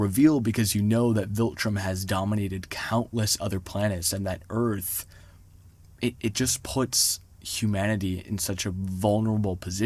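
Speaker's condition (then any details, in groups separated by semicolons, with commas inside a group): No condition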